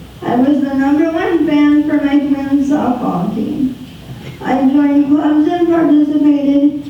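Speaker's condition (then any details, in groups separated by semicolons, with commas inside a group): Spastic quadriplegic cerebral palsy; spastic quadriplegic, from birth, very tight muscles, wheelchair, needs feeding help; muscle tightness audible, especially when excited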